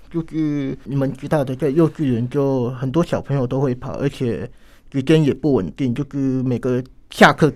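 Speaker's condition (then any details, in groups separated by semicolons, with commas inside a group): Hearing loss; moderate bilateral hearing loss, acquired in kindergarten when a bigger child bumped ear, normal before; in-the-ear hearing aids both ears, no cochlear implant, misses fast teacher speech, removes aids in noise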